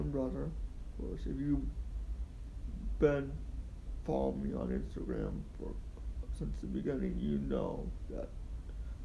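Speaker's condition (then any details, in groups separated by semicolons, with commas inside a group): Quadriplegic cerebral palsy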